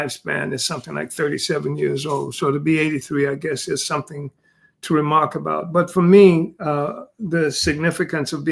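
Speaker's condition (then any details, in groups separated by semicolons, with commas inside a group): No condition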